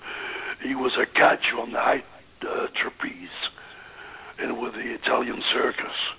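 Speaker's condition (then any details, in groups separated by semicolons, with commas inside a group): Voice box damage after neck operation; may be hard to understand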